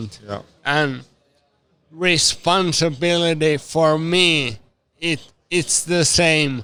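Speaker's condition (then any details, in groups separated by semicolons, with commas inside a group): Severe traumatic brain injury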